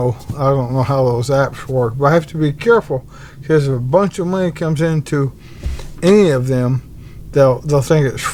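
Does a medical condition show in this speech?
Yes: ALS; bulbar-upper onset, tongue.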